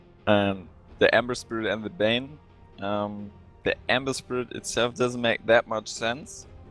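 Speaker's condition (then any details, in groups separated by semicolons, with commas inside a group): No condition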